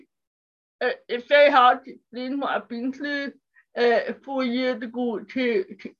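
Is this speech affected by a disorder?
Yes: cerebral palsy; speech impairment.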